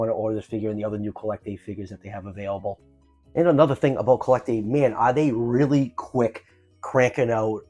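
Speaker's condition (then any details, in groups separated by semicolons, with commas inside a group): No condition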